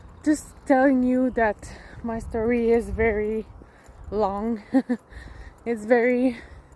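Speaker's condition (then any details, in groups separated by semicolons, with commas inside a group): No condition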